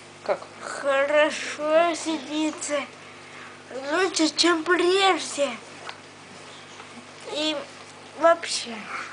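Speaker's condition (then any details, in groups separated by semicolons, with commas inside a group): Cerebral palsy; spastic legs, rigid orthopedic boots; fascial modulation sessions, sits better, less leg spasticity; breathing easier, speaks without tension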